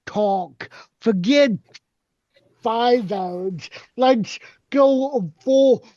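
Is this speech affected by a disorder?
Yes: cerebral palsy.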